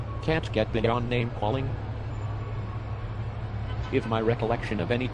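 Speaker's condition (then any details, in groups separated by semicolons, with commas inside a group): No condition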